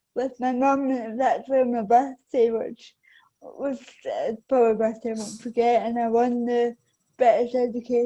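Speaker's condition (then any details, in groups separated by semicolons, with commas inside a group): Cerebral palsy; affects balance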